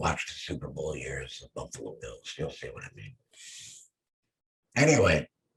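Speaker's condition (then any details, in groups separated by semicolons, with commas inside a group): Head and neck cancer; laryngectomy; voice lost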